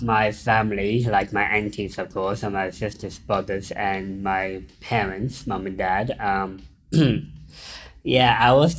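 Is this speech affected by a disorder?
Yes: Down syndrome; intellectual disability.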